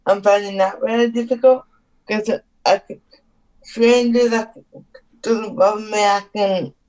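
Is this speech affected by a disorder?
Yes: cerebral palsy; needs adapted housing.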